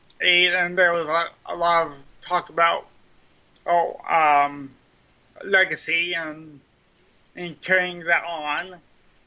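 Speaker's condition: Cerebral palsy, mild; speech impediment, sounds like Wendy's drive-through speaker box, may sound drunk

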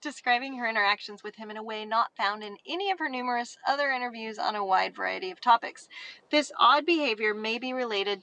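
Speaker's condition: No condition

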